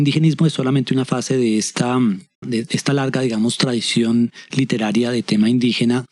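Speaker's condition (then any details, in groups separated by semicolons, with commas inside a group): No condition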